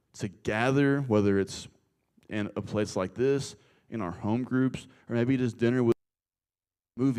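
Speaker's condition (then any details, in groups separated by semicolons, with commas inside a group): No condition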